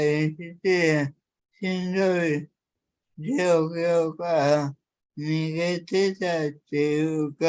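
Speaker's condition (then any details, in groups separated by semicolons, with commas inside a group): Cerebral palsy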